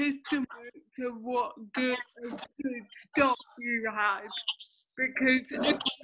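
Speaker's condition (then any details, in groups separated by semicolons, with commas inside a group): Cerebral palsy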